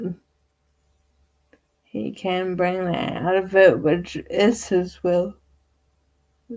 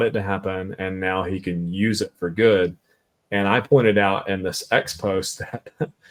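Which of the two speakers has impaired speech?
The first: Friedreich's ataxia; inherited, wheelchair user; diagnosed age 7, progressive, increasing stiffness; gets winded, speaking sometimes difficult, weak voice.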